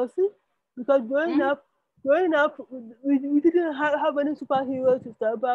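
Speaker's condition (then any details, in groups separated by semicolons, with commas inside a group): Spastic cerebral palsy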